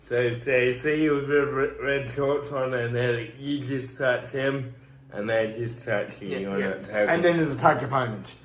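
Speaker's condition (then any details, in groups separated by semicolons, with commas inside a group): Cerebral palsy; from birth, tight muscles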